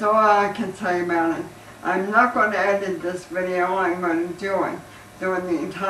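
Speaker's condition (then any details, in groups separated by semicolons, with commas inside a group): ALS; lost use of arms; terminal stage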